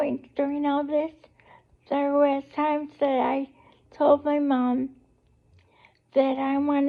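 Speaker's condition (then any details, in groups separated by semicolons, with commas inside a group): Cerebral palsy; able to talk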